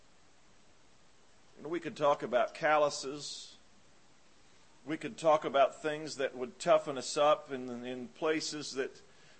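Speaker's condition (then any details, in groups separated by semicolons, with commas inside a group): No condition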